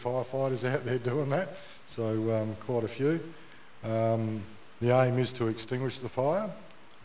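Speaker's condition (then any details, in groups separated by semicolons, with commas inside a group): No condition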